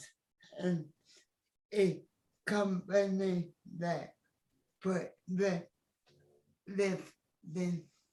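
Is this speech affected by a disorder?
Yes: cerebral palsy.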